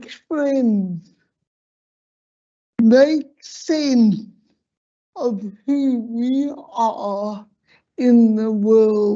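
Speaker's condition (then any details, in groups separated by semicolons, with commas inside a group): Slurred speech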